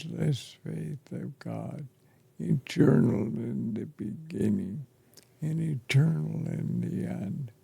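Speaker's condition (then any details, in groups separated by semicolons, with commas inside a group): ALS; affects chest and throat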